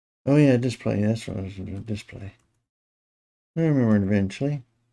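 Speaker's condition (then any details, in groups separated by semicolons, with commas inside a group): Parkinson's disease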